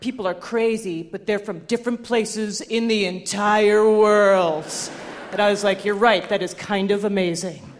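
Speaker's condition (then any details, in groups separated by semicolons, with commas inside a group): No condition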